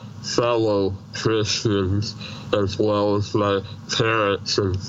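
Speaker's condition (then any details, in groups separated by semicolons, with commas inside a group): Treacher Collins syndrome, severe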